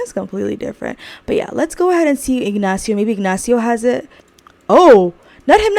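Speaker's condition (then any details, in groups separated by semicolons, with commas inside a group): No condition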